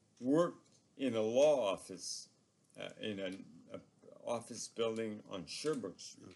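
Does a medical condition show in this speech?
Yes: ALS; progressively crippling neurological disorder, living with it about three years.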